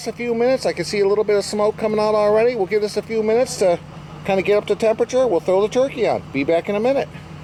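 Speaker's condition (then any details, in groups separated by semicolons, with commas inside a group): No condition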